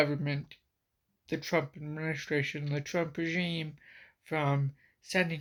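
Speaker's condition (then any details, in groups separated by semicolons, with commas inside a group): Cerebral palsy; from birth, walks with walker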